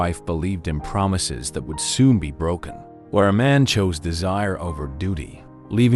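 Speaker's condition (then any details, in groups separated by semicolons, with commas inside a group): No condition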